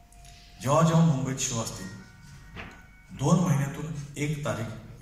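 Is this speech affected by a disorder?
No.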